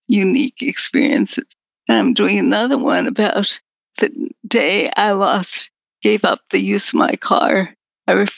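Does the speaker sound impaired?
Yes: progressive multiple sclerosis; quadriplegic, no hand use, walker to scooter to wheelchairs, talking harder as disease progressed; slowly worsening, latest change is lack of voice, needs caffeine from chocolate or coffee to talk; voice up and down, in and out with pulmonary muscle strength, sometimes no voice, assistant speaks.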